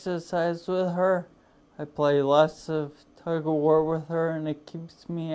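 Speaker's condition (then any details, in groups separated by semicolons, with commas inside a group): Friedreich's ataxia; inherited progressive, spinal cord and balance centers; diagnosed at age 16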